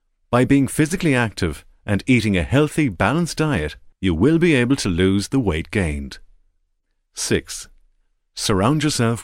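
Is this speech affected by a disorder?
No.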